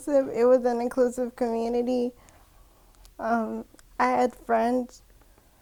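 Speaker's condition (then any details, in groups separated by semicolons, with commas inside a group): Cerebral palsy; wheelchair user; about 25 years since diagnosis, wheelchair throughout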